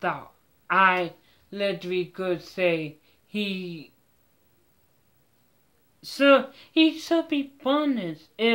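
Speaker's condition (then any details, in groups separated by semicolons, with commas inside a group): Mild cerebral palsy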